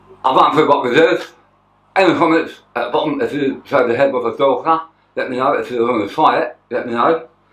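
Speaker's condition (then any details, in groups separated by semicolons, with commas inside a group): Tongue cancer; half tongue removed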